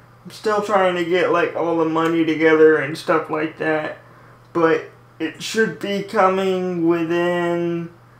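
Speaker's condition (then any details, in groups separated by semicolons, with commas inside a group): Cerebral palsy, mild; speech sometimes affected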